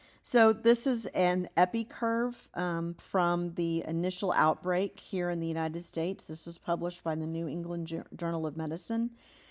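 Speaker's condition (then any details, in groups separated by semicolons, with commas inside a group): No condition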